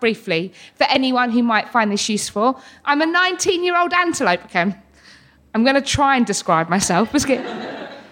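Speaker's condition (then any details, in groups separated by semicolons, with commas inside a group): Tourette syndrome; tics since childhood, vocal and motor tics, uses wheelchair; several ticking fits daily, seizure-like, support worker helps, Liz takes over; frequent vocal tics, hedgehog, cats, obscene tics, full speech loss during fits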